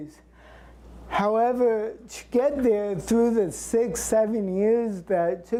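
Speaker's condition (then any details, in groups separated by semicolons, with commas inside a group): Cerebral palsy; since birth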